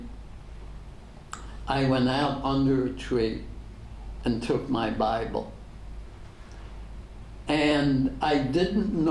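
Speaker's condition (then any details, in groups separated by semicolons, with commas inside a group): ALS; degenerative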